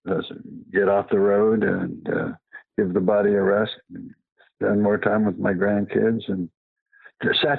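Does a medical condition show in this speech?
Yes: Parkinson's disease; past radiation for cancer caused some damage.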